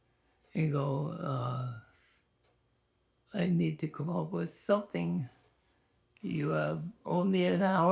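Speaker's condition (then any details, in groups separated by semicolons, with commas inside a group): ALS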